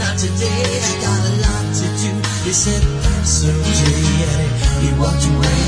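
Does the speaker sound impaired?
No.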